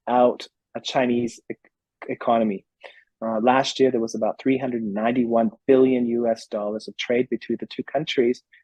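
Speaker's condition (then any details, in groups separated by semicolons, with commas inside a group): No condition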